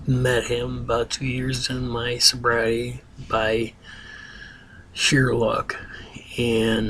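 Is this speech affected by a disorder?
Yes: ataxia.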